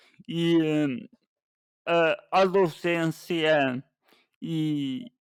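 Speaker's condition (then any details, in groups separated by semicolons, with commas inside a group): Cerebral palsy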